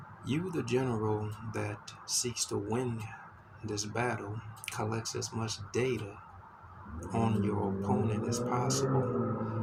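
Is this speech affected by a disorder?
No.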